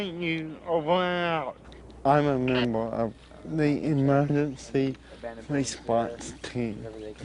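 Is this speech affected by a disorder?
Yes: cerebral palsy.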